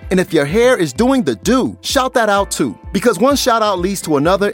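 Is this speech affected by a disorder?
No.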